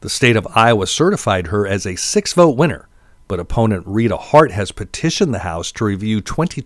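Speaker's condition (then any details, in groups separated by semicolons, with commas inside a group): No condition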